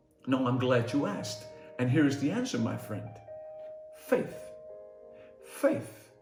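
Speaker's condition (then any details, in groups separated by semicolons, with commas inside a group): No condition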